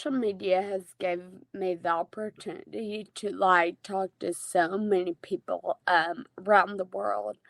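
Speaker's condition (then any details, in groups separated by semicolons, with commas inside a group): Friedreich's ataxia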